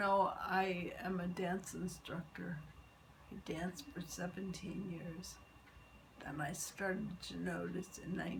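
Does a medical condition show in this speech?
Yes: multiple sclerosis.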